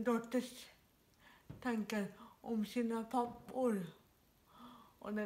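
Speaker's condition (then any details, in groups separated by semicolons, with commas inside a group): Dyskinetic cerebral palsy; dyskinetic form, severe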